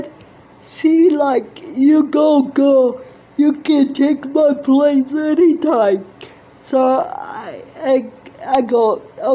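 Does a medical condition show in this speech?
Yes: cerebral palsy; present from birth.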